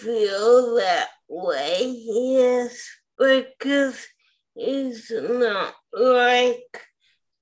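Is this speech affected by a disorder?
Yes: spastic quadriplegic cerebral palsy; some tightness in all four limbs, wheelchair user; CP accent, sultry disability accent, listeners may need to listen closely.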